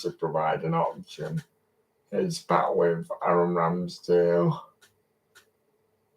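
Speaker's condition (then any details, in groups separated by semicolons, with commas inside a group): Cerebral palsy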